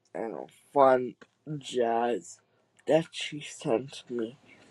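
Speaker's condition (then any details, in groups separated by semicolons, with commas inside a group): Cerebral palsy; wheelchair user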